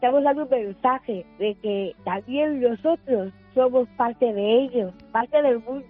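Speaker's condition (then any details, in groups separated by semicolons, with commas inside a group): Down syndrome; genetic, extra chromosome 21, present since conception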